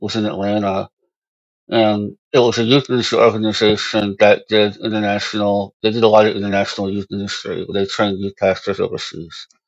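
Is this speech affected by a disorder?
Yes: Moebius syndrome; congenital, facial nerves undeveloped, cannot smile or frown, eyes cannot move side to side, turns head to read; a little hard to understand, certain letters hard to pronounce.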